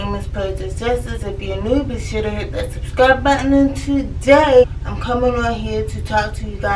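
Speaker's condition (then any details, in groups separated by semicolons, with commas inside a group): Cerebral palsy; from birth, left leg affected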